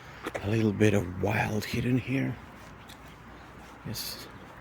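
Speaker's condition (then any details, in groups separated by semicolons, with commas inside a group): No condition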